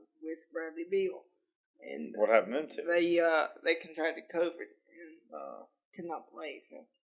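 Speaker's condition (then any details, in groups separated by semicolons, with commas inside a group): Cerebral palsy; lifelong physical disability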